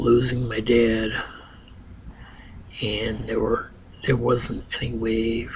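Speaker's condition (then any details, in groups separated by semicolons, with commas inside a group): Ataxia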